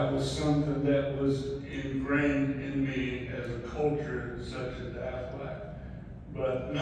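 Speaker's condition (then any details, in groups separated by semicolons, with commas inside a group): ALS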